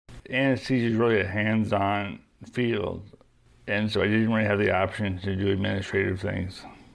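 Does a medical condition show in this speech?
Yes: young onset Parkinson's disease.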